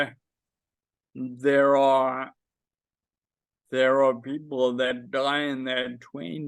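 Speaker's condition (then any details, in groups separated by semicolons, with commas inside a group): Friedreich's ataxia; does voice exercises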